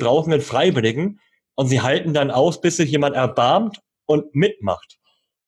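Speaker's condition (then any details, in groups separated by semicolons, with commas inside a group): Cleft lip and palate, cleft lip, jaw and palate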